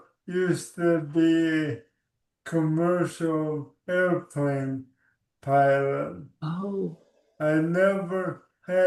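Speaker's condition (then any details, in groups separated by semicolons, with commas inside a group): ALS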